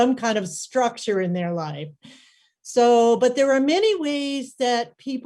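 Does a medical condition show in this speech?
No.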